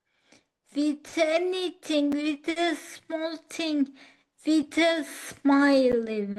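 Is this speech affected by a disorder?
Yes: acquired ataxia.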